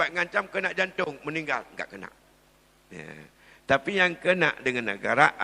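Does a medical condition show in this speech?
No.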